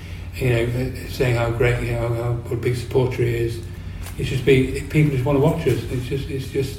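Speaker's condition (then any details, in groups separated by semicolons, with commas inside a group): Parkinson's disease; brain lacks dopamine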